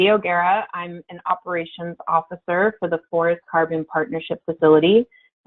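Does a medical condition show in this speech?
No.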